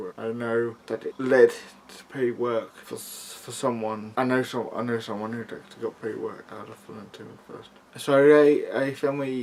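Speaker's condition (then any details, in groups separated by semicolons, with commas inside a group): Cerebral palsy; mild, affects muscles and speech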